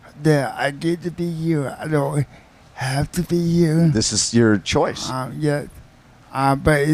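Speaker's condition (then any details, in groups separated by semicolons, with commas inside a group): Quadriplegic cerebral palsy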